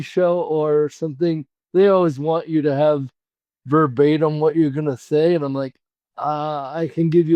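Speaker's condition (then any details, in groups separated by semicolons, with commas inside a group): Cerebral palsy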